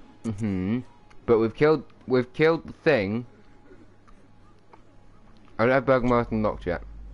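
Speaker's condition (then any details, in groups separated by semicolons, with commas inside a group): No condition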